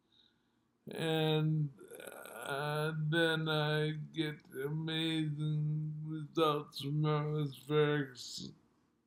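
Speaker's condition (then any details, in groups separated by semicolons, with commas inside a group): Multiple sclerosis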